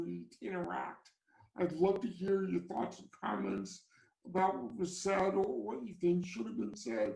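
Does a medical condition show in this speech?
Yes: cerebral palsy; from birth.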